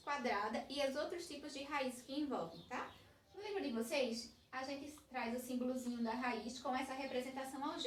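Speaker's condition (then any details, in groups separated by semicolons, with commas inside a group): No condition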